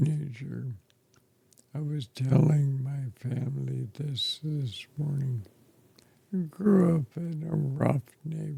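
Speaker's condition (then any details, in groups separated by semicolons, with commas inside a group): ALS; affects chest and throat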